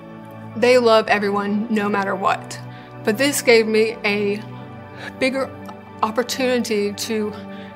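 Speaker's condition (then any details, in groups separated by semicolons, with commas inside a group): Stuttering; audible stutter, public speaking extremely hard, needs more time and patience to talk; prolonged sounds, blocks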